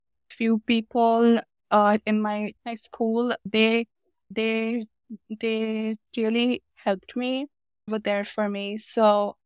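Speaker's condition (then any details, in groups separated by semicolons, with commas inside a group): Stutter; stutter diagnosed at age 5, increased with age, about 20 speech therapists in childhood, paid for cure scam; ongoing speech therapy, goals self-acceptance and disclosure, work accommodation to type in meeting chat, read aloud by others; not mild stutter, speaks short remarks, types longer ones, bad days block even two sentences; repeated words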